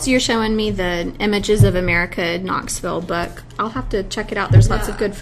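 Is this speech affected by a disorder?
No.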